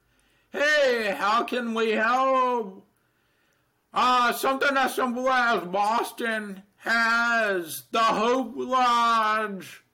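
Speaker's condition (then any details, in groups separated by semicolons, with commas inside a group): Deafness, Neurofibromatosis Type 2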